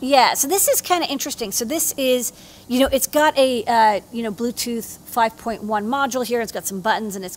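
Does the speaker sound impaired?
No.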